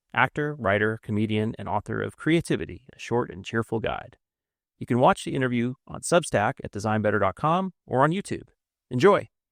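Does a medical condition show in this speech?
No.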